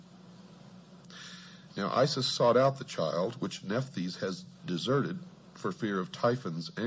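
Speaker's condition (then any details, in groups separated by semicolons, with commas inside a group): No condition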